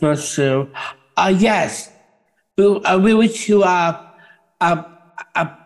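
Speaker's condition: Down syndrome; from birth, incomplete intestine, intestinal bypass surgery on day three, heart defect with two holes, congestive heart failure, open heart surgery in infancy; reads news headline aloud on air

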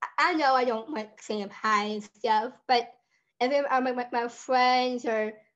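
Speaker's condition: Down syndrome; adult with down syndrome; 22 years old; may be hard to follow for unfamiliar listeners, read most answers from a prepared script

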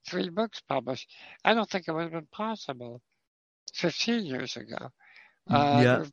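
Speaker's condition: Spinal muscular atrophy type 2; congenital, never walked or stood, lifelong wheelchair user, could not type or use computer fast enough; about 60 years since onset, uses Dragon voice to text

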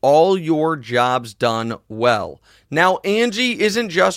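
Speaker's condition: No condition

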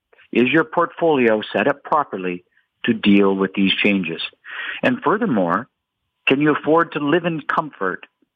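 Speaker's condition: No condition

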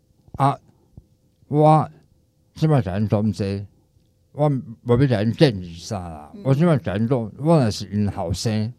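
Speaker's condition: Tongue cancer; cancer-free after treatment

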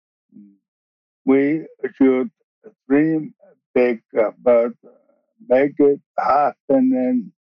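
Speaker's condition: ALS, bulbar onset, later regular ALS; very slow progression

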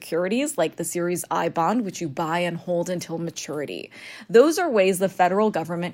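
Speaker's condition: No condition

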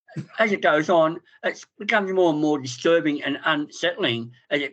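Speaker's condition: Cleft palate and lip; speech therapy in childhood at Royal Children's Hospital

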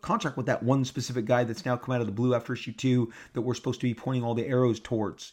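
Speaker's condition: No condition

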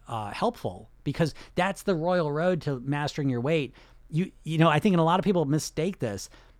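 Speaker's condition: No condition

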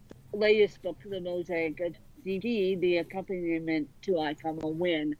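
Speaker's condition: Cerebral palsy; more severe than a character who can walk and talk, needs full help dressing

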